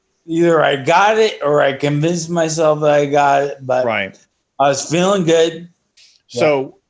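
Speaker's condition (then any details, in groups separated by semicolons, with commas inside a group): ALS; breathing affected after injection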